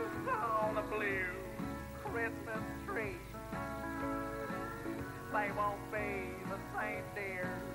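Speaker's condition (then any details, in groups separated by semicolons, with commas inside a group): No condition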